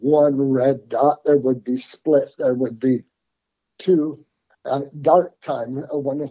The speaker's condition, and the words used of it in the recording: Parkinson's disease. Obviously, I can rattle on for quite a while now.